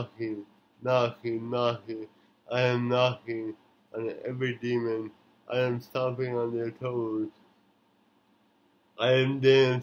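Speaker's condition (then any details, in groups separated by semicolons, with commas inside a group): Cerebral palsy; since birth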